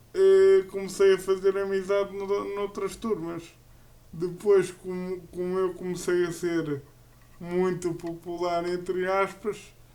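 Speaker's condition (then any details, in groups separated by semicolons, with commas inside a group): Cerebral palsy; uses a wheelchair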